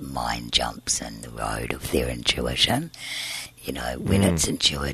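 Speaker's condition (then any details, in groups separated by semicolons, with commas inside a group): Tracheostomy and scarred vocal cord, laryngeal cysts, surgical vocal cord scarring; voice sounds different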